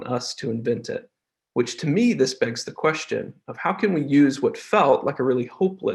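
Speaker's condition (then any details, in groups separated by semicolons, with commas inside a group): No condition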